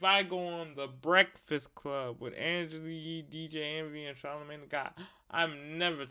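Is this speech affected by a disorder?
Yes: cerebral palsy; fluent, no slur, not slow, sounds loud when passionate.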